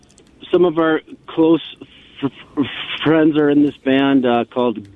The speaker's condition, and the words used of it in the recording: Stuttering. It's just the way that I speak.